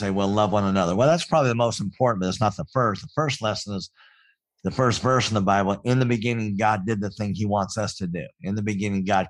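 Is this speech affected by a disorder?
Yes: cleft palate; congenital cleft palate, present from birth; speech sounded different in childhood, stuttered when nervous as child, afraid of speaking up.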